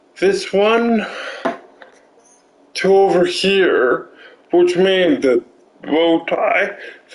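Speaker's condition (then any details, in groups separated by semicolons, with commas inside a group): Cerebral palsy; limbs affected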